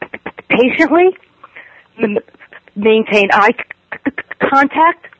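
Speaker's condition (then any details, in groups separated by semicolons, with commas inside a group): Stuttering; stuttering at ages 10 to 15; stays with stutter rather than changing words, speech tools mentally exhausting, hard to focus on message; repeated sounds, blocks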